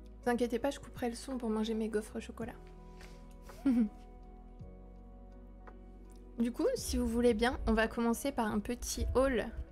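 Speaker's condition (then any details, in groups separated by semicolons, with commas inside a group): No condition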